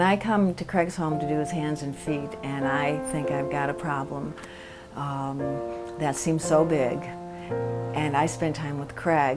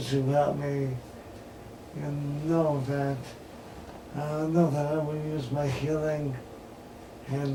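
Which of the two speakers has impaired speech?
The second: ALS; about 15 years, ongoing breathing struggles; severe breathing difficulty, frequent breaths when speaking loudly, low lung capacity.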